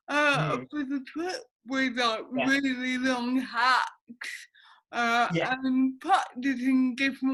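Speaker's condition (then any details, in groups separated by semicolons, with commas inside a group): Cerebral palsy; affects speech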